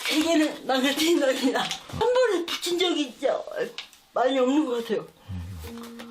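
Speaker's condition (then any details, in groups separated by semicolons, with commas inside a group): Cerebral palsy; affects hands, awkward movements; grade 2 disability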